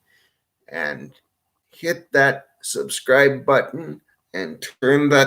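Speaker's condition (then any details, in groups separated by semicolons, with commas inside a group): Cerebral palsy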